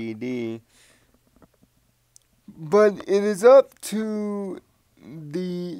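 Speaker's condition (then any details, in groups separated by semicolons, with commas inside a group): Cerebral palsy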